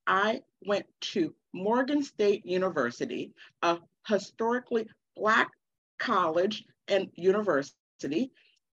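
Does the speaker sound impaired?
Yes: aphasia after stroke; stroke nine days after giving birth, three-week coma, three months in hospital, dominant right side paralyzed; attends aphasia classes at Stroke Comeback Center; initially could not talk, only made sounds, pointed to pictures to communicate.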